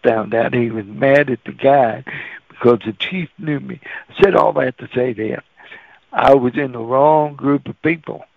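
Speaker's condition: Cerebral palsy; staggers when walking

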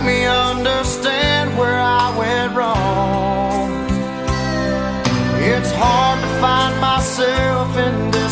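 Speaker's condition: No condition

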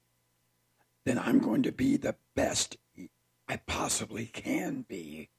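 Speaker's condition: Partial laryngectomy; recurring tumor paralyzing vocal cords

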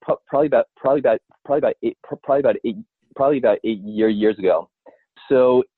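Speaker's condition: Stutter; years ago caused strong fear of answering the phone; ongoing stutter evident in speech; frequent word and phrase repetitions, part-word repetitions, many fillers like um and uh; repeated sounds

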